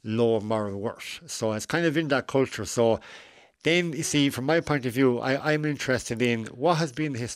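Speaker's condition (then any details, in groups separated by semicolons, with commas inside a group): Cleft lip and palate; failure of mouth and nose to align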